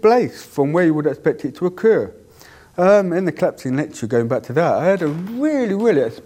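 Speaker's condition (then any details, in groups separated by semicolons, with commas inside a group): Deafness; cannot hear own voice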